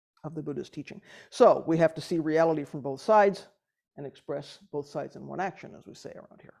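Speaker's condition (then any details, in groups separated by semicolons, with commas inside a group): No condition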